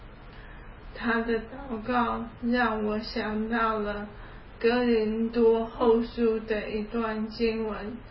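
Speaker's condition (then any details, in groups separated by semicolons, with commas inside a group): ALS; onset about three years ago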